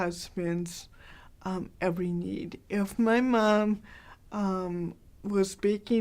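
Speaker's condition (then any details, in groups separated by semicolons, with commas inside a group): Cerebral palsy; very mild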